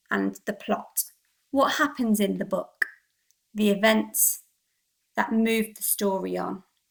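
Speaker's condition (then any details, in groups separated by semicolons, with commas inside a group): No condition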